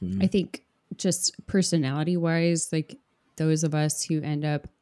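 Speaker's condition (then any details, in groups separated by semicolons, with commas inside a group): No condition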